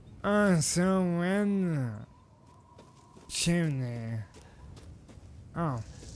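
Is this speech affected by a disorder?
Yes: ALS.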